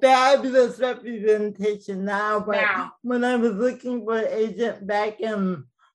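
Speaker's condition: Cerebral palsy, mild

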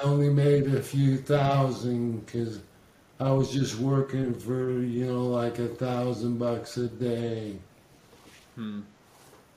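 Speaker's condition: ALS; still heard loud and clear

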